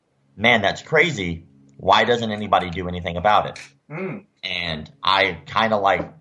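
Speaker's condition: Cleft lip and palate; facial scars from surgeries

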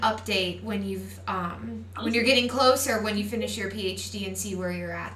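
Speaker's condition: No condition

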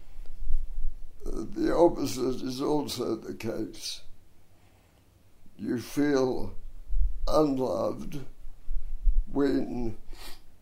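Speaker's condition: Dystonia and cerebral palsy; bronchial asthma

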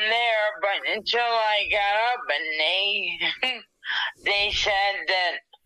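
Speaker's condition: Dysarthria after stroke; hemorrhagic stroke in left thalamus, right-sided paralysis, wheelchair, hospitalized over a month, blood reabsorption takes 1-2 years; dysarthria from stroke, speech affected, no aphasia, cognition intact

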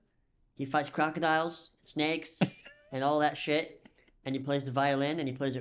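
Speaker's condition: Cleft lip and palate; congenital cleft lip and palate, cause unknown, missing muscles, dental problems, 40+ surgeries incl. multiple jaw; nut bar (likely Nuss bar) currently placed in chest, latest surgery

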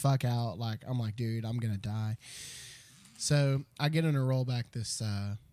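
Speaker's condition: No condition

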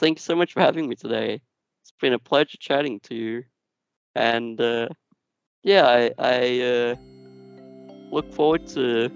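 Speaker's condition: Duchenne muscular dystrophy; genetic, progressive

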